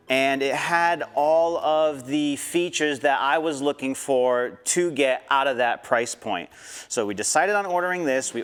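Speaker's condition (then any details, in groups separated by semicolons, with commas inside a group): No condition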